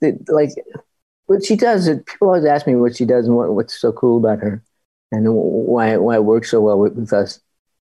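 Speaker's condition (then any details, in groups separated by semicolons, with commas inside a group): Parkinson's disease; walking still impaired after spinal surgery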